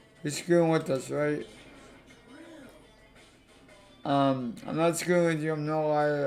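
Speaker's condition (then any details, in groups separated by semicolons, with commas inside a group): Cerebral palsy; affects legs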